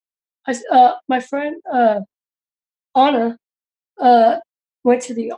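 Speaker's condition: Down syndrome; congenital, present from birth; used cue cards when first presenting

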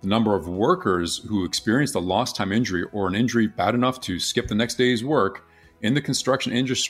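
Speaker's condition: No condition

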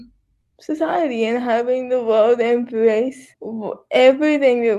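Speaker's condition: Cerebral palsy; wheelchair user, quadriplegic

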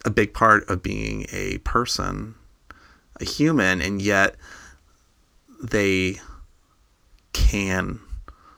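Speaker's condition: Stuttering; onset in childhood; blocks

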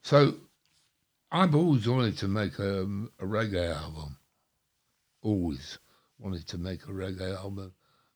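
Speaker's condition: Stroke; mini stroke since last podcast visit

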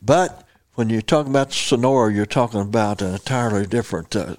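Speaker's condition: No condition

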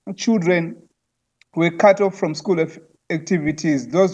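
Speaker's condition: No condition

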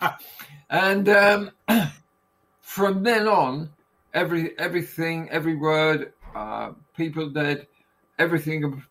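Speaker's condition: Aphasia after stroke; thoughts intact but words come out wrong

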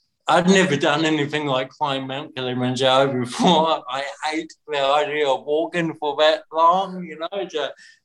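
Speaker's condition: Cerebral palsy; cerebral palsy since birth

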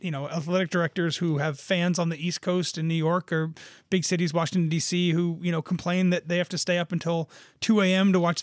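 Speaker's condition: No condition

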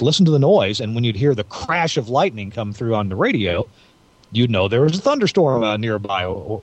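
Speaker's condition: No condition

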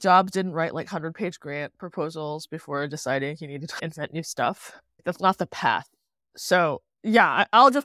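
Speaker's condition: No condition

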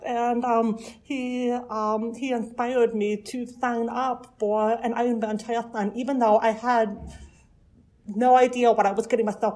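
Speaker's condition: Deafness; hearing impaired

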